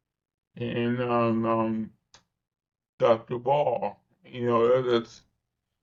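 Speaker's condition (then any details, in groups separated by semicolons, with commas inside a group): Cerebral palsy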